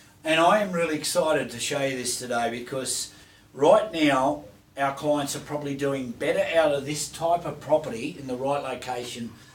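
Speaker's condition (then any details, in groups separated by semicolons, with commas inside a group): No condition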